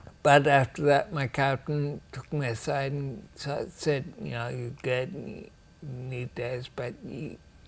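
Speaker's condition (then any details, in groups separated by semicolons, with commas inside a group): Ataxia; rare, progressive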